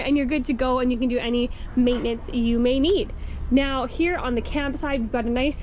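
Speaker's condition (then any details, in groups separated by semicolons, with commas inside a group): No condition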